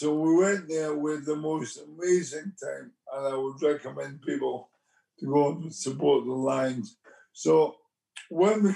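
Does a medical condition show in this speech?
Yes: motor neurone disease; about 4 years since diagnosis.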